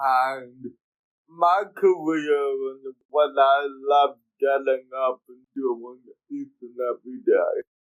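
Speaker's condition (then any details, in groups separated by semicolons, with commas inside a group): Cerebral palsy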